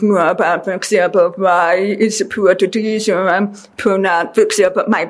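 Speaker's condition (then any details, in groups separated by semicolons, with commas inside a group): Deafness; deaf since childhood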